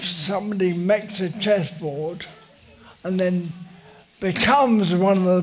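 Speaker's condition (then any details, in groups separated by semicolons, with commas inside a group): Motor neurone disease; uses wheelchair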